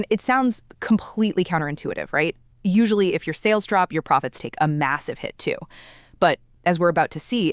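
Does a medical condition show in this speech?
No.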